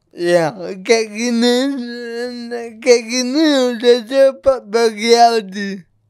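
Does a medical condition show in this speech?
Yes: cerebral palsy.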